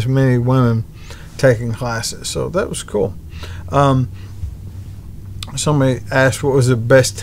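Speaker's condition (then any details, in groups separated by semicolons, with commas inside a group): ALS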